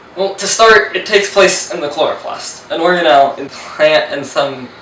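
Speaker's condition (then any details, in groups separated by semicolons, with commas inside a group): No condition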